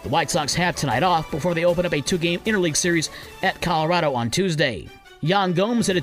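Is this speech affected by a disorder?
No.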